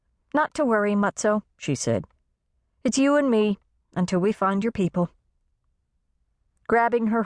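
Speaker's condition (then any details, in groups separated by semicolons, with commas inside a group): No condition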